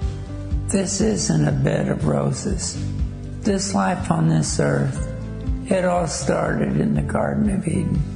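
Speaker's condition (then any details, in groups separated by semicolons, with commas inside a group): ALS; wheelchair user; diagnosed 5 years ago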